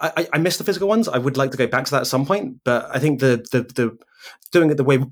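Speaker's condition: Stutter; speech impediment; disfluent moment noted during this recording; makes recording podcasts difficult, still runs own podcast; repeated words

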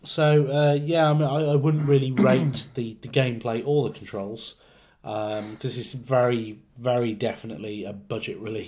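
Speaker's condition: No condition

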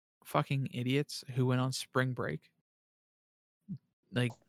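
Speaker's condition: No condition

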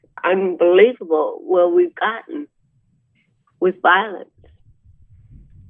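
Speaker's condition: Cerebral palsy; about 63 years old

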